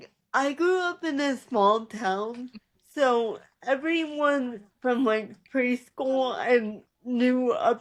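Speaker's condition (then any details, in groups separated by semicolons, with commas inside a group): Cerebral palsy; speech therapy as child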